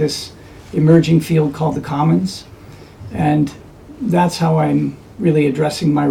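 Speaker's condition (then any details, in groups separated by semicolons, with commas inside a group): No condition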